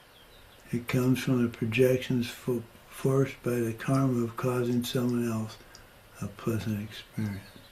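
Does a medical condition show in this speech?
Yes: Parkinson's; progressing.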